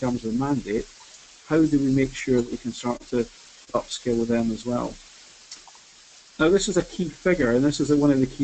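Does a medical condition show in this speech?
No.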